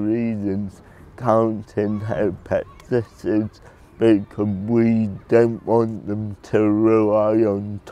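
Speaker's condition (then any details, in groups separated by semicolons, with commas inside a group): Cerebral palsy; predicted never to talk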